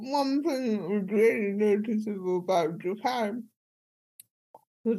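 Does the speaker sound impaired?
Yes: cerebral palsy; speech impediment.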